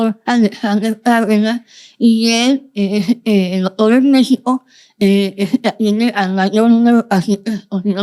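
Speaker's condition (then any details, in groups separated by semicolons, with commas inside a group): Moebius syndrome, congenital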